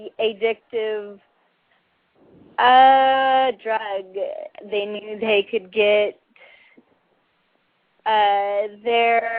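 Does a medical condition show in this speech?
Yes: cerebral palsy; muscle spasms including speech muscles, handwriting affected; stutters from speech muscle spasms.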